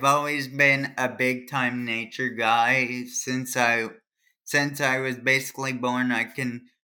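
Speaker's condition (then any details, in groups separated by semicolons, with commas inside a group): Cerebral palsy; trouble remembering multiple tasks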